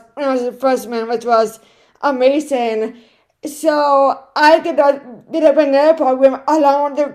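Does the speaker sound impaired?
Yes: cerebral palsy; right-sided, premature, diagnosed 6 months, limp, foot braces, small right hand, foot surgeries at 7, 11; Botox right thigh, leg, foot last week, right hand surgery 6 months ago, lifelong physical therapy; speech disability, predicted never to talk, first word around one year, speech therapy since age one.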